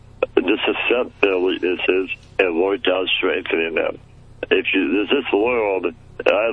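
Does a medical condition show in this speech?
Yes: muscular dystrophy; childhood onset.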